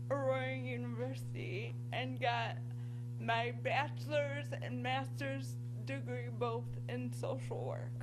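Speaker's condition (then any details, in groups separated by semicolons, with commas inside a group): Cerebral palsy; from birth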